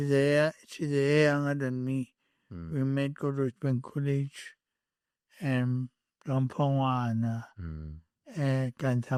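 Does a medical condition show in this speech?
Yes: cerebral palsy.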